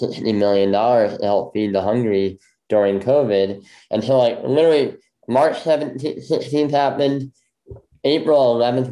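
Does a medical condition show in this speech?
Yes: bilateral cleft lip; congenital bilateral.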